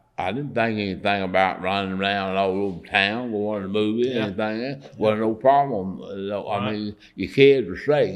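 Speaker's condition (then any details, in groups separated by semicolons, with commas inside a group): Parkinson's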